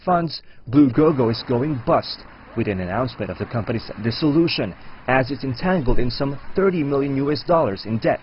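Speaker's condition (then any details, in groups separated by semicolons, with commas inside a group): No condition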